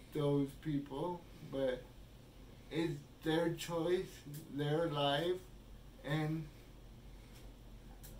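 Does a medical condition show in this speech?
Yes: cerebral palsy.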